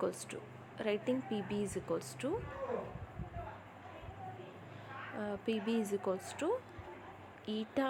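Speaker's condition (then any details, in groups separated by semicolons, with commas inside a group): No condition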